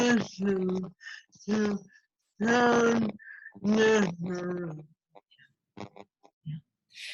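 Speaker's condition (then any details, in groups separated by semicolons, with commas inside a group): ALS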